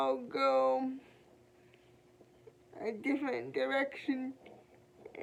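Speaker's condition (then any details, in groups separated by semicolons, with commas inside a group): Cerebral palsy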